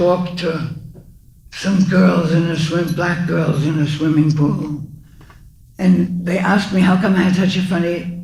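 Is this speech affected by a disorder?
Yes: Parkinson's; speech difficulty attributed to disease.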